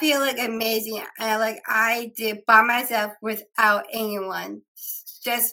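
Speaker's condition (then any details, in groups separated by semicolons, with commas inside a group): Down syndrome; three copies of 21st chromosome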